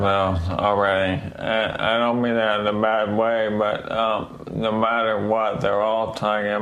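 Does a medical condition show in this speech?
Yes: ALS; feeding tube placed; cannot be lifted, tongue and throat muscles weakening; increasingly slurred, harder to understand, harder to chew and swallow.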